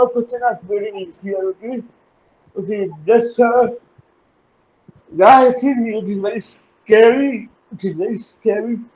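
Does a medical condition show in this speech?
Yes: cerebral palsy; uses wheelchair.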